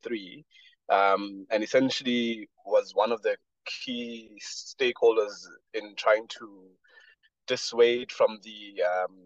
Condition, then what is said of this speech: Stuttering. And so debating for me, whilst I was still in high school, debating and public speaking was a mechanism to try, one, because I stammer a lot.